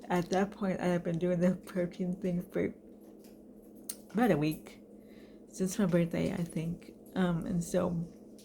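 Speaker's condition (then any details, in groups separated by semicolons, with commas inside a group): Cerebral palsy; speech impediment, may be hard to understand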